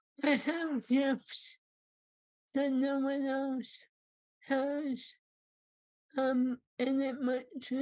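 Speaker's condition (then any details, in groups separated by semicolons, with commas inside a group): ALS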